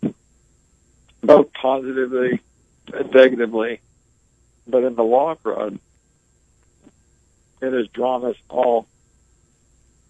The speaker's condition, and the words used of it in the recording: ALS (motor neuron disease). And you might be wondering, well, there's a different pace to the show, and you're correct.